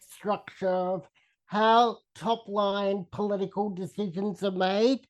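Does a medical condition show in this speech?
Yes: cerebral palsy, spastic quadriplegia.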